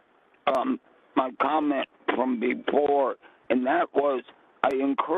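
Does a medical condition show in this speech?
Yes: vocal cord cancer; difficulty speaking.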